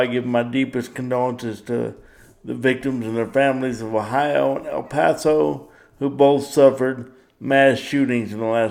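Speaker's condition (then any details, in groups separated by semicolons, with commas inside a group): Cerebral palsy; power wheelchair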